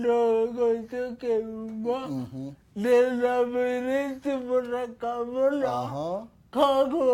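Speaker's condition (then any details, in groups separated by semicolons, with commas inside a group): Cerebral palsy; speaks slowly, speaking effortful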